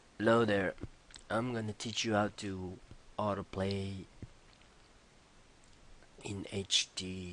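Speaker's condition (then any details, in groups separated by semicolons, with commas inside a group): No condition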